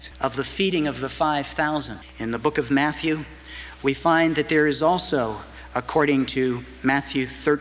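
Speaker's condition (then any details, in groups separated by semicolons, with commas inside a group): No condition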